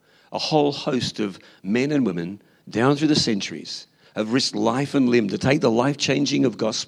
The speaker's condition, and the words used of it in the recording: None; typical speech.